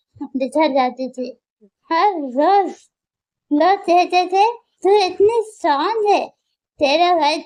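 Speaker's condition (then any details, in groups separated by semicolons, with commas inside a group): Muscular dystrophy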